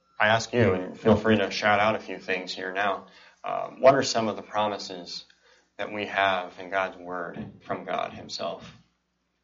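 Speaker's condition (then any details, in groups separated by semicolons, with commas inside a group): Cleft palate and cleft lip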